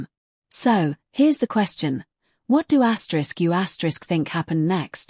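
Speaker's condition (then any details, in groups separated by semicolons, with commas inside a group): No condition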